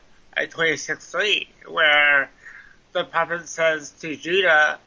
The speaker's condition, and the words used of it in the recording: Cerebral palsy. First of all, I want to apologize to my listeners for sounding like a drive-through speaker box from Wendy's.